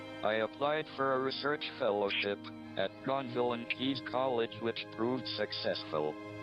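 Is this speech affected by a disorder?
Yes: amyotrophic lateral sclerosis, through a speech-generating device, electronic voice.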